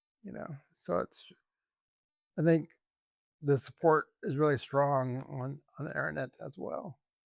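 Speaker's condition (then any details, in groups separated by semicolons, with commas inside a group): ALS; genetic form; tofersen spinal injections, walking aids, breathing equipment, speech therapy; voice still present, voice banked, attends speech therapy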